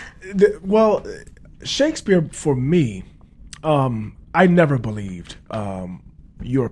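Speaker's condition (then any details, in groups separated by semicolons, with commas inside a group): Stuttering; childhood onset, one of the worst impediments, people told to write it down; largely controlled after speech pathologist, Shakespeare rhythm practice, singing words, voice teacher Tom; severe stutter in youth, disappears when singing, later detectable but well hidden; prolonged sounds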